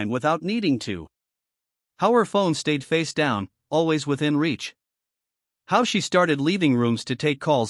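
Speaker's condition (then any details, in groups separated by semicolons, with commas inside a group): No condition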